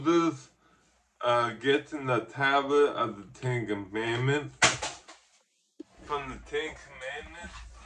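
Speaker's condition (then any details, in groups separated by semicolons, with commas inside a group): Ataxic cerebral palsy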